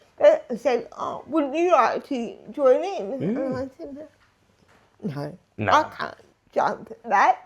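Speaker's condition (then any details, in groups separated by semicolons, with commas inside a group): Disability affecting speech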